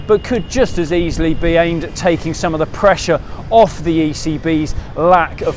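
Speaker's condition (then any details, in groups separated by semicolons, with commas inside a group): No condition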